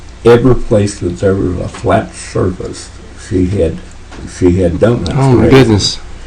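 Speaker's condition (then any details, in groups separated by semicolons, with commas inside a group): Parkinson's; tremors as early symptom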